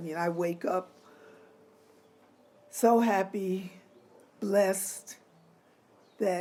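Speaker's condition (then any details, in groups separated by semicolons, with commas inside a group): No condition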